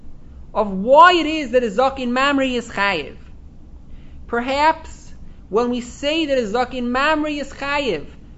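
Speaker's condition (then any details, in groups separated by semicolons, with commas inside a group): No condition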